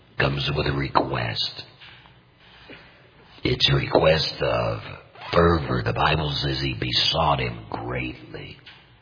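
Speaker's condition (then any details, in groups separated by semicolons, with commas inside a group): Total laryngectomy, complete laryngectomy, voice prosthesis; understandable with careful listening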